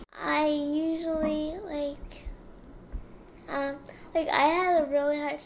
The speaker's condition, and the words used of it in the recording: Cerebral palsy. It's harder to actually, like, say it in the way that I say it in my head.